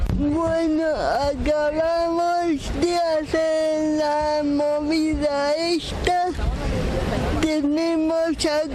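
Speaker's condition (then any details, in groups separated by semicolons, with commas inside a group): Cerebral palsy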